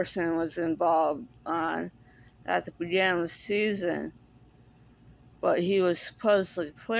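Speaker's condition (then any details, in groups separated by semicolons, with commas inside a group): Cerebral palsy; speaks differently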